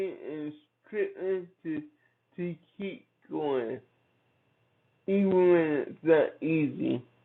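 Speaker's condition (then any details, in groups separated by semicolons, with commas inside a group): Cerebral palsy; from birth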